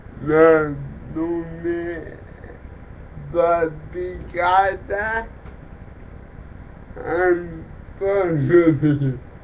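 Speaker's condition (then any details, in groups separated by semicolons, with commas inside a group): Cerebral palsy; affects speech, talks differently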